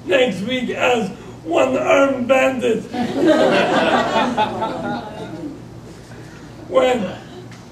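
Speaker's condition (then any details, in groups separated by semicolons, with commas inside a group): Traumatic brain injury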